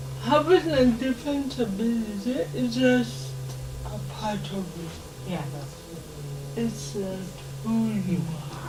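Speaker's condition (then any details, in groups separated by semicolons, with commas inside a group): Cerebral palsy; cerebral palsy, lifelong; able to speak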